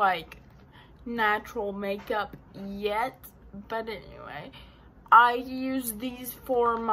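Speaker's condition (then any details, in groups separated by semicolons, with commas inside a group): Cerebral palsy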